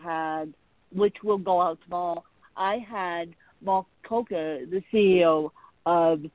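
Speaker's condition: Cerebral palsy; terrible handwriting

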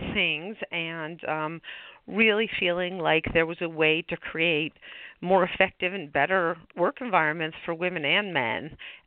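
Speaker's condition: No condition

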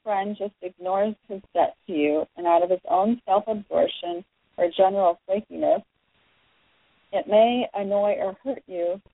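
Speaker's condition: No condition

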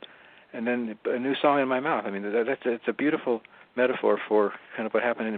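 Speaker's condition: Parkinson's disease; some years before recording

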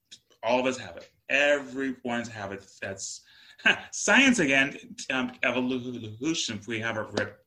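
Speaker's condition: Stutter; stutter since childhood, bad at ages six to nine; prolonged sounds

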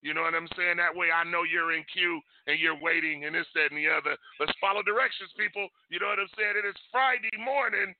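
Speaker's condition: No condition

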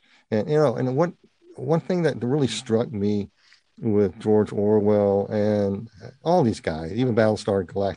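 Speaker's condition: Partial cleft palate; congenital

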